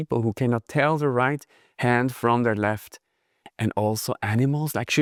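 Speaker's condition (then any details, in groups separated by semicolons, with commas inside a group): No condition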